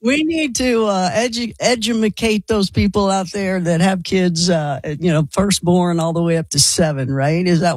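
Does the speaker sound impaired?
No.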